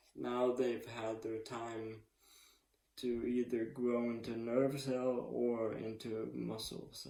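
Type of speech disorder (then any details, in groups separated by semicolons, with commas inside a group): Slurred speech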